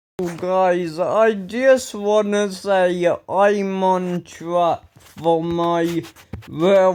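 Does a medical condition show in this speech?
Yes: ataxia; speech recently worse.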